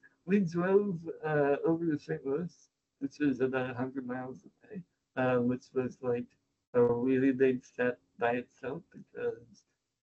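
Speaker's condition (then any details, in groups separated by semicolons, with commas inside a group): Spinal muscular atrophy, type 2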